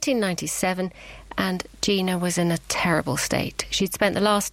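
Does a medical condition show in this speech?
No.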